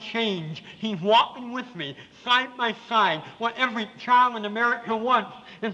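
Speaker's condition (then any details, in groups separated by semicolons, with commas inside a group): Severe cleft palate with lisp; still speaks with a lisp, hard to understand, could not speak clearly for first 17 years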